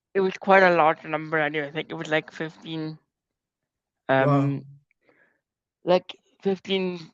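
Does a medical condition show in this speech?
Yes: cerebral palsy.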